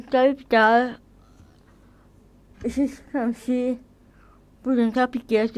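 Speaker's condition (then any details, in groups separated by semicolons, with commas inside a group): Cerebral palsy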